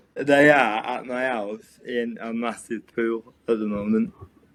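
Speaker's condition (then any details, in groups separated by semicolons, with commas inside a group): Cerebral palsy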